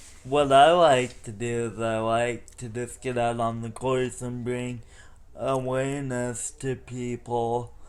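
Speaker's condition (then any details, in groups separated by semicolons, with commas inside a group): Cerebral palsy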